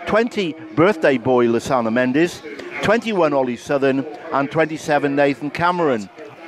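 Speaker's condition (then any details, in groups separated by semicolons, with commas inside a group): No condition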